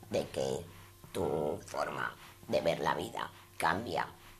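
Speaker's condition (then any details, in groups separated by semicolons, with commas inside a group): Total laryngectomy; fluent esophageal voice, upper esophagus and cricopharyngeal muscle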